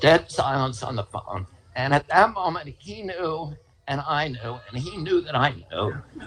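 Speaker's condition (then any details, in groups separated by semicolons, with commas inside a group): Spasmodic dystonia; Pace law school infirmary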